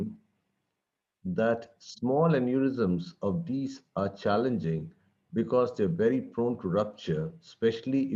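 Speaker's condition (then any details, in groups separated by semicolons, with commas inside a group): No condition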